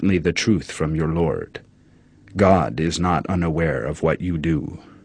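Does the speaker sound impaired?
No.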